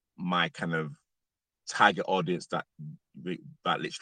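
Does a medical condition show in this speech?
Yes: stutter; stammer since childhood, very bad at primary school, speech therapy lessons in middle school; stutter severe in childhood, now hosts shows and gives keynote speeches; here repeated words, blocks.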